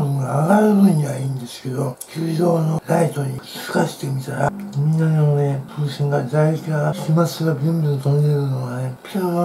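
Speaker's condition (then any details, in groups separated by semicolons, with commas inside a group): Tongue cancer, partial glossectomy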